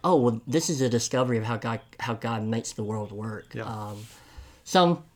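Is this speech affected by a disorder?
Yes: cleft lip and palate; congenital.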